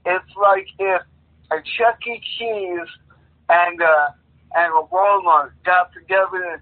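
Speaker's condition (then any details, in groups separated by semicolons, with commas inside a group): Cerebral palsy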